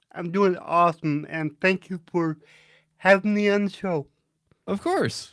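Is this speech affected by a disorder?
Yes: cerebral palsy; from birth, oxygen lack at birth, affects hands, walking.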